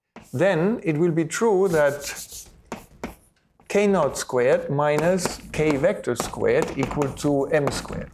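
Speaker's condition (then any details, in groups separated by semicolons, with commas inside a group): No condition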